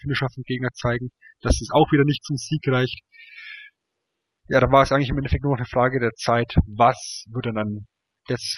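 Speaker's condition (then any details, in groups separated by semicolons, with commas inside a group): No condition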